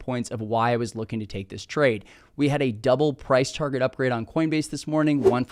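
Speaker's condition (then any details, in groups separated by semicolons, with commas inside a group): No condition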